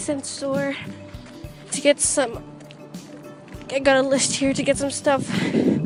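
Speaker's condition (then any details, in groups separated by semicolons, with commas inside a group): No condition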